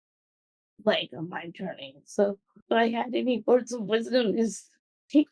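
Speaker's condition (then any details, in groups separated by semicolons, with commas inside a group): Cerebral palsy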